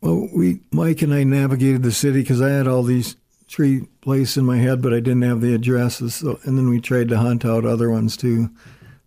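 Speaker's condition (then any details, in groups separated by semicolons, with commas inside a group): Parkinson's disease; stutters and stammers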